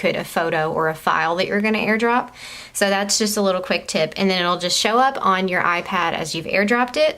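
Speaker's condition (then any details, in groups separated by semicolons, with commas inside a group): No condition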